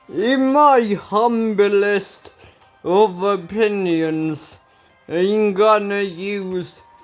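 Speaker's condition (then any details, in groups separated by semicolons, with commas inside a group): Ataxia; speech recently worse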